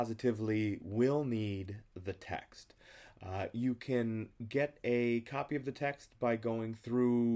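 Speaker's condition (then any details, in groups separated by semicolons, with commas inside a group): No condition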